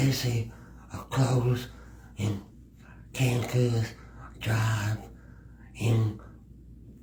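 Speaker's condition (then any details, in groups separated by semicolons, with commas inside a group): Cerebral palsy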